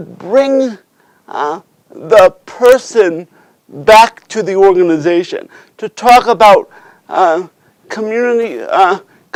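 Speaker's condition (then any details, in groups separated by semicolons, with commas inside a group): Cerebral palsy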